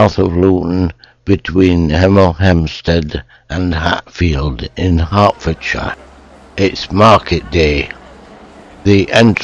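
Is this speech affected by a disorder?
Yes: motor neuron disease.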